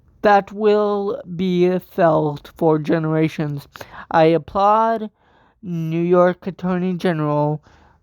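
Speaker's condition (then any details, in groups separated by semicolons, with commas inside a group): Cerebral palsy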